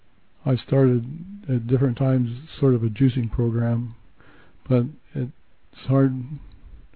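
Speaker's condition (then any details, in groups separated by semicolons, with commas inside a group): Parkinson's disease; onset with minor arm tremor, progressed to barely moving before starting medication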